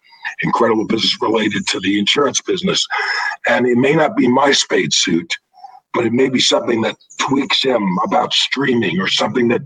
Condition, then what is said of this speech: Throat cancer. But I talked without a voice.